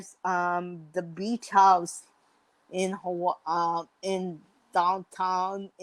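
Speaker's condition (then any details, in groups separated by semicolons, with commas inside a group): Mild cerebral palsy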